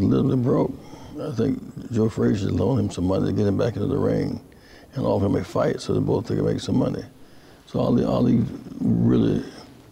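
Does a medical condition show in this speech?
Yes: Parkinson's disease; speech therapy.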